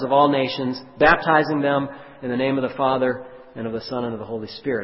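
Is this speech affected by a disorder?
No.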